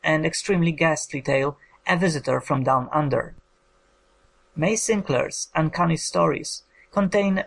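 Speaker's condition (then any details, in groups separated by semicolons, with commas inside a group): No condition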